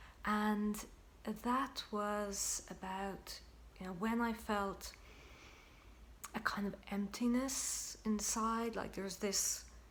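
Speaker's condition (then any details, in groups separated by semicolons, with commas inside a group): No condition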